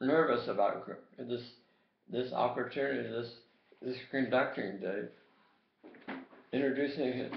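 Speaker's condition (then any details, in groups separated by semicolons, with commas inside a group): Tongue cancer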